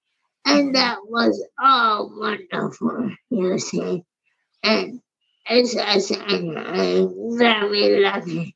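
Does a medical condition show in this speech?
Yes: primary lateral sclerosis; primary lateral sclerosis at least 20 years, age 80, wheelchair use, dr. Levitz at Lehigh Neurology, dr. Macken; progressing, physical and occupational therapy, ALS clinic, ALS support group, ALS Association Philadelphia support; slurred speech, difficulty swallowing, speech too affected to continue working.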